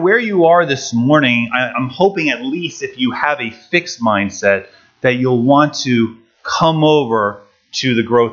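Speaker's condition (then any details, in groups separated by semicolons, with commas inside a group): No condition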